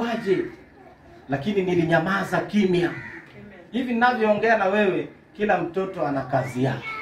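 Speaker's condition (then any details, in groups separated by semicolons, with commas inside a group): No condition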